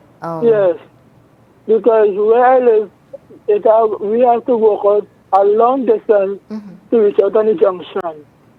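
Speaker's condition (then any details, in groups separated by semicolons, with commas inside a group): Cerebral palsy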